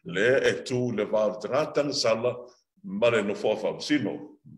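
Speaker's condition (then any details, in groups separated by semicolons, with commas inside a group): No condition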